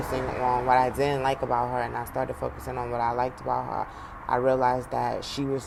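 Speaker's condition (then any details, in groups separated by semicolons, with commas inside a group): No condition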